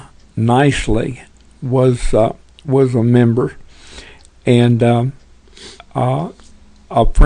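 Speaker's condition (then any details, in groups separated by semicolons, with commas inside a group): Parkinson's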